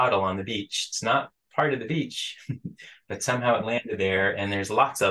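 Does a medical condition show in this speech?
No.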